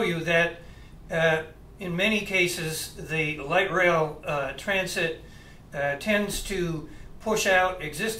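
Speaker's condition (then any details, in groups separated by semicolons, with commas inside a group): No condition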